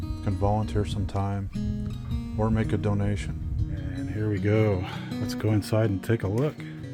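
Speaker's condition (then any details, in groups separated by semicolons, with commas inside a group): No condition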